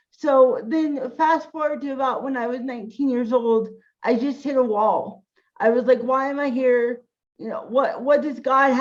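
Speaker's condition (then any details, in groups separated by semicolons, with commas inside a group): Cerebral palsy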